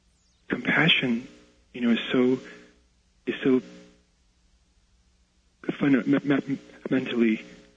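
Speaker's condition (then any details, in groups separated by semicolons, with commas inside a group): Stutter; stutters at times; repeated sounds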